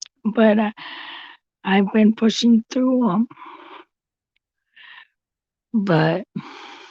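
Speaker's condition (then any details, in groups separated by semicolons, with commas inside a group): Cerebral palsy; since birth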